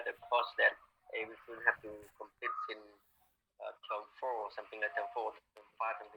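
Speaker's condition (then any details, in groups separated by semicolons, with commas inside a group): No condition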